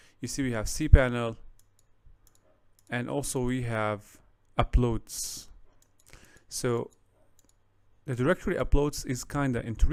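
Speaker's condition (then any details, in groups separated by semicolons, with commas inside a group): No condition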